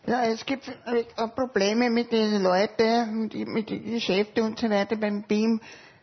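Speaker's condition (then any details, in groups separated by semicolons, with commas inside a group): Severe hearing loss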